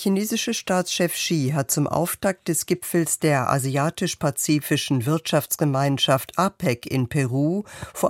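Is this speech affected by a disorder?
No.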